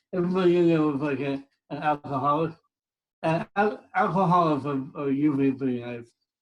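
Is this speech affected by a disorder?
Yes: cerebral palsy; speech impediment.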